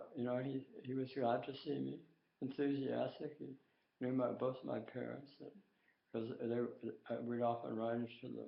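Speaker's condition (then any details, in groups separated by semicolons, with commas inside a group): Tongue cancer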